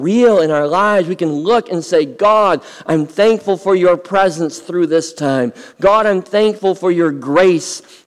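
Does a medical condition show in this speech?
Yes: cleft lip and palate; congenital.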